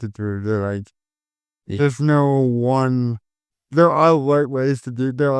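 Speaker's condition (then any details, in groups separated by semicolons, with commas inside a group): Cerebral palsy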